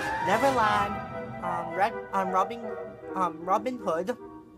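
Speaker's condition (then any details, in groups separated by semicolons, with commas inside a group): No condition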